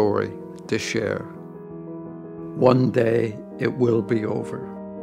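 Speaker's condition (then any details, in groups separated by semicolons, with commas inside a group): ALS; progressive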